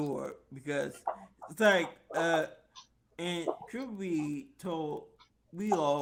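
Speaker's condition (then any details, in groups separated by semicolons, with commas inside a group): Multiple sclerosis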